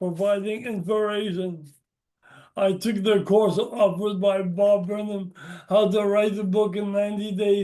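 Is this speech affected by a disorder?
Yes: brain injury.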